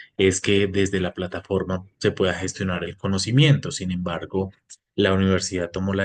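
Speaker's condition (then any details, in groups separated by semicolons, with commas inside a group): No condition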